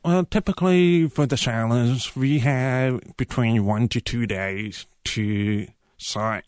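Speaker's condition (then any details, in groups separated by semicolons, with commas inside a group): Profound deafness; interpreter used on Project Runway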